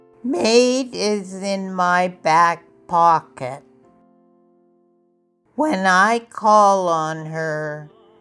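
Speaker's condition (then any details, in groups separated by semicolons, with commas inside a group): Multiple sclerosis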